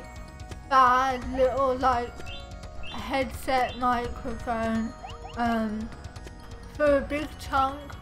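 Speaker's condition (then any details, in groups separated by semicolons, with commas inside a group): Cerebral palsy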